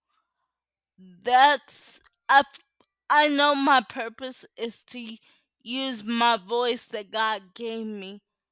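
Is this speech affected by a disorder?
Yes: cerebral palsy.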